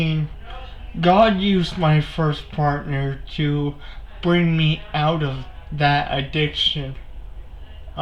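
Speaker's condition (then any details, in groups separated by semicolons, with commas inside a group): Cerebral palsy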